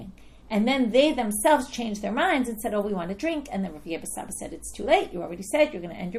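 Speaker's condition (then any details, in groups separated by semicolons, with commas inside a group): No condition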